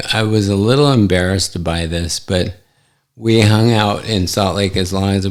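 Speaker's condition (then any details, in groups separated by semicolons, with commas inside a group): ALS; affects hand function; recently diagnosed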